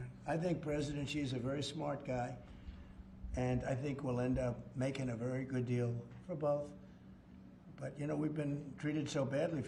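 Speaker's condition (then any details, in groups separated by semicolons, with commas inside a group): No condition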